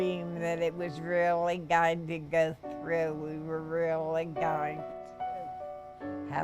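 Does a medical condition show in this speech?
Yes: Parkinson's disease; developed after earlier mental illness.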